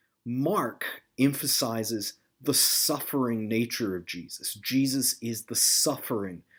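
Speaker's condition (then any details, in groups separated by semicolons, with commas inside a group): No condition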